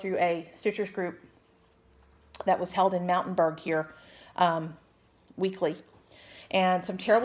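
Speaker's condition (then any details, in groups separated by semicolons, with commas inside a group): No condition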